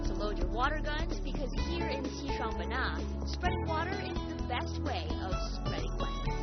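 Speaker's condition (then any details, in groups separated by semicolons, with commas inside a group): No condition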